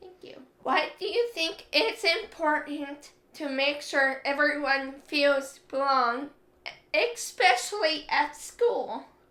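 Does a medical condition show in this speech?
Yes: cerebral palsy; affects muscles.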